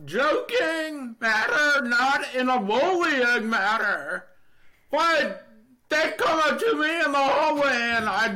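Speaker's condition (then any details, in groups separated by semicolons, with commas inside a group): Deafness, Neurofibromatosis Type 2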